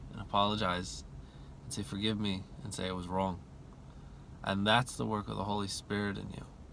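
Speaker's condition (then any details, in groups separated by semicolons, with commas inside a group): No condition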